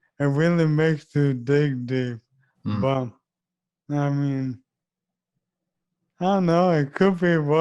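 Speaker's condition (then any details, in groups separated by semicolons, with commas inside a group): ALS; leg onset, speech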